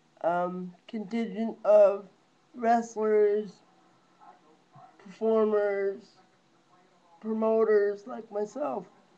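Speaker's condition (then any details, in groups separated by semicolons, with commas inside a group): Cerebral palsy; lifelong, wheelchair user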